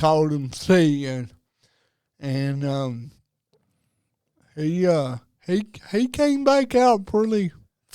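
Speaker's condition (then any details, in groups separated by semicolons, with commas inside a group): Cerebral palsy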